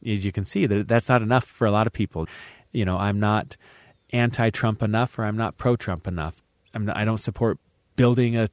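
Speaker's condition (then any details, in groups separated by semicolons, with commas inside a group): No condition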